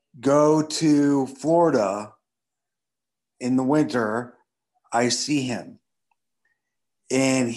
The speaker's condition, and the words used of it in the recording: Aphasia. And I said, you know, I have a little bit of a slower time and that's it.